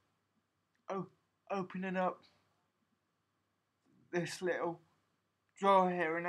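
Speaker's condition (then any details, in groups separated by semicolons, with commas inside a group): Cerebral palsy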